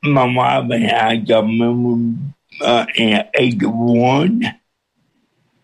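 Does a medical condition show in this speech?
Yes: cerebral palsy with speech impediment; hard to understand at first.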